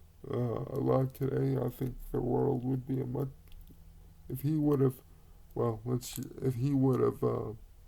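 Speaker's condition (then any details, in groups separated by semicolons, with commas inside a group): Cerebral palsy; quadriplegic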